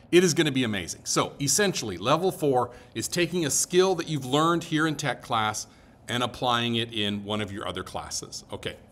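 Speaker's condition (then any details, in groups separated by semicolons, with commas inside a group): No condition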